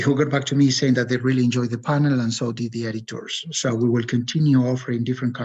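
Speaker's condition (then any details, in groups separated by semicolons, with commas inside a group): No condition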